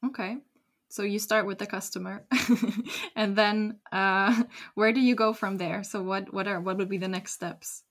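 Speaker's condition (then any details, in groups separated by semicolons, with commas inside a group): No condition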